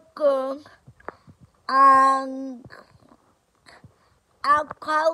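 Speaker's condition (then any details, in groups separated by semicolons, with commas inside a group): Cerebral palsy; cerebral palsy, all four limbs, cannot walk, wheelchair; full-time wheelchair use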